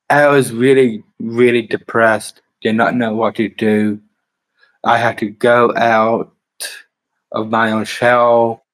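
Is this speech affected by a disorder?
Yes: Down syndrome; later diagnosed with autism.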